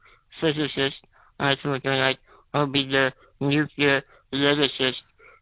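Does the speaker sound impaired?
Yes: spinal muscular atrophy; spinal muscular atrophy type 2, wheelchair user.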